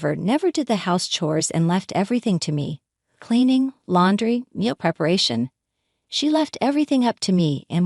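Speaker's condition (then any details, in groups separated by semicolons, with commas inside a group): No condition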